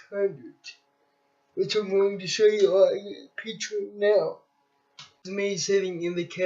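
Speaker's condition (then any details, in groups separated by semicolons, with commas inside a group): Cerebral palsy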